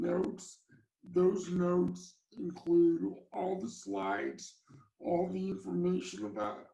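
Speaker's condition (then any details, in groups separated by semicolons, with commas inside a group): Cerebral palsy; from birth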